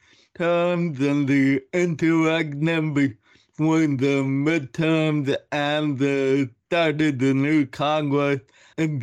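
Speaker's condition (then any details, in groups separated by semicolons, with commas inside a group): Cerebral palsy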